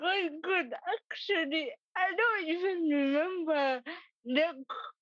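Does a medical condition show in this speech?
Yes: cerebral palsy; present from birth, affects walking and hand use, scribbled instead of writing, types instead.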